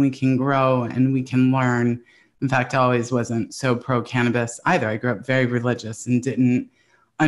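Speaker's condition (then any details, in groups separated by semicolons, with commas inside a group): No condition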